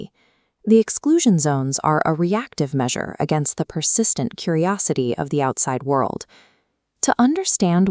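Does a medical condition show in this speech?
No.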